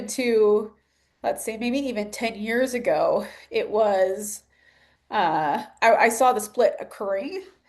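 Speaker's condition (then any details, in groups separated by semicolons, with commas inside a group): No condition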